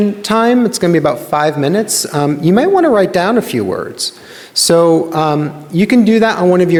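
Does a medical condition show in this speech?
No.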